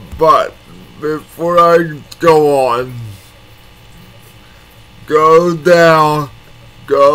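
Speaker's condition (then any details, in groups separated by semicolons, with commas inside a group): Cerebral palsy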